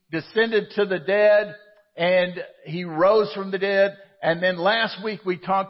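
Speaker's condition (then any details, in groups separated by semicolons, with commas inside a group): No condition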